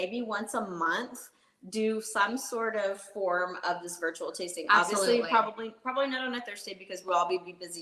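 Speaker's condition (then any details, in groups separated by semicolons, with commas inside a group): No condition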